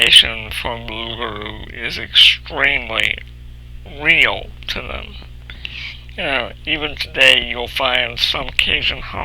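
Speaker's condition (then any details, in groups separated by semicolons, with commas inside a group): Cerebral palsy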